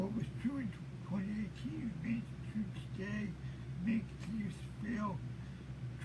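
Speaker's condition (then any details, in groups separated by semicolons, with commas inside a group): Cerebral palsy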